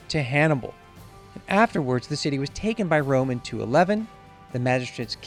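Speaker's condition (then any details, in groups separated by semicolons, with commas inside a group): No condition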